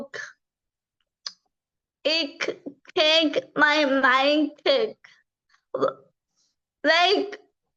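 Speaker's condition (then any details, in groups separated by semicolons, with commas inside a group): Cerebral palsy; from birth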